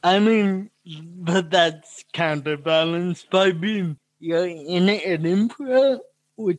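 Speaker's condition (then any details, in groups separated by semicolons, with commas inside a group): Cerebral palsy; noticeable speech impediment, speaking time predictable on stage, feels picking up host's stammer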